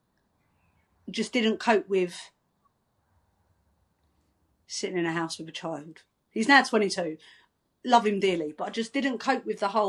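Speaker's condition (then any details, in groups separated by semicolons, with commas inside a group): No condition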